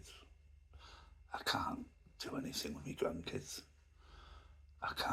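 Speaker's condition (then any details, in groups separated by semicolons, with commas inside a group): Myasthenia gravis; right mouth droop at onset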